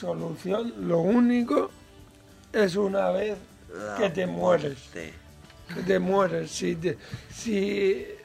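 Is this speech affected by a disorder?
Yes: cerebral palsy, mild.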